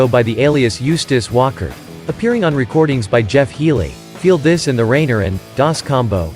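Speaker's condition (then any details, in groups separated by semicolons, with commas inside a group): No condition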